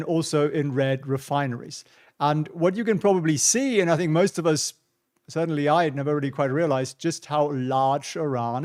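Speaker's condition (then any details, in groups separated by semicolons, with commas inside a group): No condition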